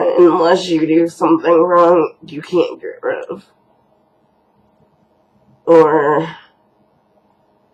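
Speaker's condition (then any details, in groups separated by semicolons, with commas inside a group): Cerebral palsy; from birth; housebound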